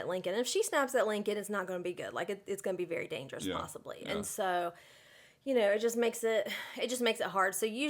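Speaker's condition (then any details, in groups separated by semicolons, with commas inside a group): No condition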